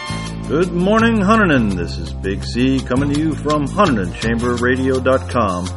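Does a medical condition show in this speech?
No.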